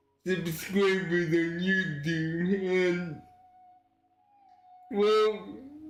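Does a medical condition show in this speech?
Yes: cerebral palsy.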